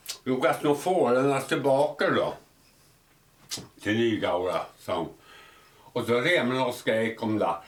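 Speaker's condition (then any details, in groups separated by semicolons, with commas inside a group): Tongue cancer, partial tongue removal; voice permanently changed, relearned speaking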